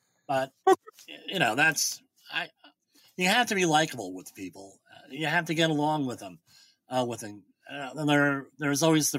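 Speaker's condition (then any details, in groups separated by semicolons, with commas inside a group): Bilateral cleft lip and palate; congenital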